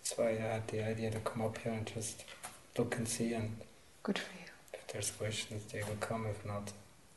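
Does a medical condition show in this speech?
No.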